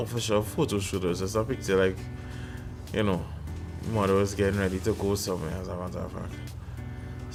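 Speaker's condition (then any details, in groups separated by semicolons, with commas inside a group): No condition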